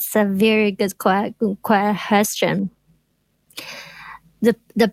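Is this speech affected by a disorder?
Yes: stuttering; first speech therapy with Dr. Merson at local hospital after coming from China; still stutters after therapy, told no cure, focus on acceptance rather than fluency; complete blocks, once unable to get one word out for two minutes; here repeated sounds, prolonged sounds.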